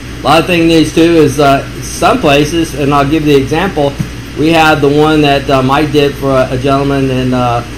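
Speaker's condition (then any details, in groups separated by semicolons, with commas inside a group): No condition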